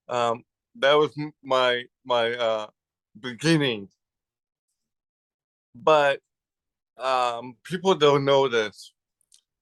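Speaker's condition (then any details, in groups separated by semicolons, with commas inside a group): Cerebral palsy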